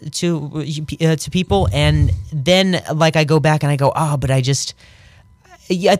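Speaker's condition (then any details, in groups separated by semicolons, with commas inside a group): Stuttering; vocal contusion and major concussion, seen by neurologist, chiropractor, physical therapist; still stutters; stuck on words starting with 'in', long blocks, very pronounced three years earlier; repeated sounds, prolonged sounds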